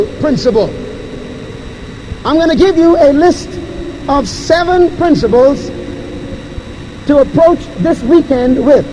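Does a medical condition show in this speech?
No.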